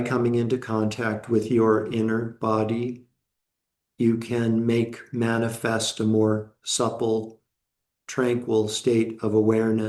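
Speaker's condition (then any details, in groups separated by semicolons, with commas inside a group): No condition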